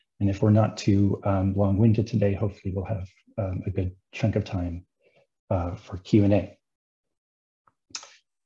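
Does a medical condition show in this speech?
No.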